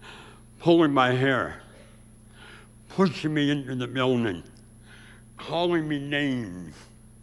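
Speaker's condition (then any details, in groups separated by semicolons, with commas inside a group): Severe speech impediment; from early childhood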